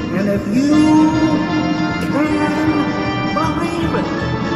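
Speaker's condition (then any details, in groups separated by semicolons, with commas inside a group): No condition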